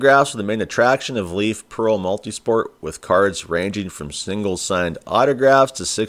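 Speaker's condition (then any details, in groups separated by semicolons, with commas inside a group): No condition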